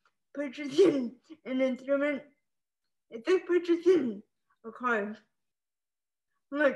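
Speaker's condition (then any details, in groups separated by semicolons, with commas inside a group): Spastic cerebral palsy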